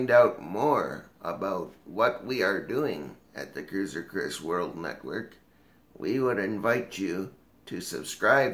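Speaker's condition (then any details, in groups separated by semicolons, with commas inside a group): Cerebral palsy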